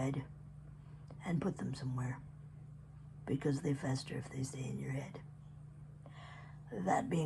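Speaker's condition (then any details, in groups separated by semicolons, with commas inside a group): Cerebral palsy; predominantly physical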